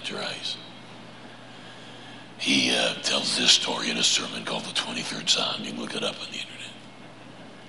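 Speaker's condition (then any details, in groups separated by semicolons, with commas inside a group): Laryngeal cancer; prosthesis speech planned after laryngectomy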